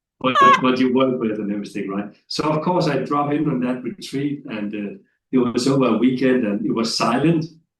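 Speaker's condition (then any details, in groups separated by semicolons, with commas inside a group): No condition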